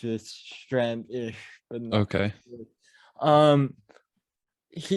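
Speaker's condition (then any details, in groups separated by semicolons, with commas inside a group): Cerebral palsy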